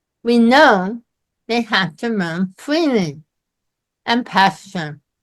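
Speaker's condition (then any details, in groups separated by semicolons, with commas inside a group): Myasthenia gravis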